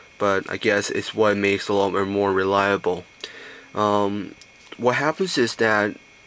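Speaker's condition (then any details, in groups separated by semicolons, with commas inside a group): No condition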